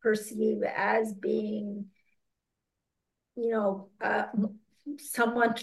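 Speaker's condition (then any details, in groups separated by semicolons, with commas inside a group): Aphasia and ataxia; cannot always pick out needed words, hard to clearly express ideas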